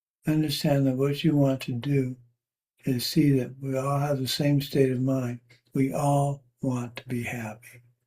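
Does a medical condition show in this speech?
Yes: Parkinson's; tremor varies day to day.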